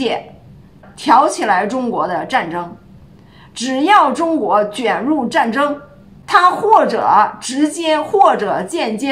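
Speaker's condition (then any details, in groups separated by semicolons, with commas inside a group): No condition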